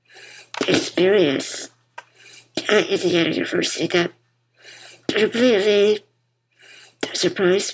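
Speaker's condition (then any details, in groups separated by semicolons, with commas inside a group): Muscular dystrophy; congenital muscular dystrophy, diagnosed as toddler, relies on others for most daily living activities; BiPAP machine audible while talking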